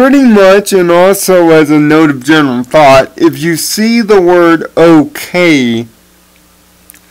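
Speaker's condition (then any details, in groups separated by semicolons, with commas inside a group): Cerebral palsy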